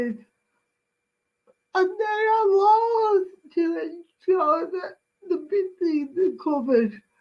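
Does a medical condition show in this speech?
Yes: cerebral palsy.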